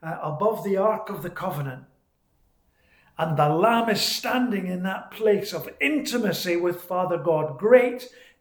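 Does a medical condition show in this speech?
No.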